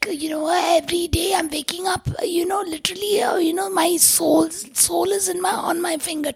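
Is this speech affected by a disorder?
Yes: tracheostomy, vocal cords permanently constricted from smoke inhalation; Carlton Towers fire Bangalore, 12 years ago, multiple failed surgeries; breathes through tracheostomy tube in larynx, tube changed every 4 months permanently; must block tube hole with finger to be audible, former voice lost, voice called unforgettable.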